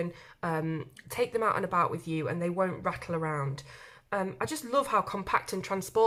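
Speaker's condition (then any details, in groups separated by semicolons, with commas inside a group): No condition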